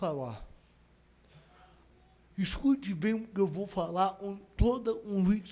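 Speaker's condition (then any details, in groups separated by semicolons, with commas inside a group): Cerebral palsy; no speech as child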